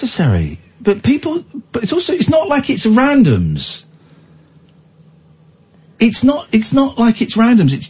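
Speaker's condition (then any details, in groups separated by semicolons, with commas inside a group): No condition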